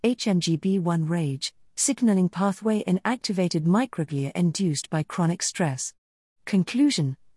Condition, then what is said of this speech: None; typical speech.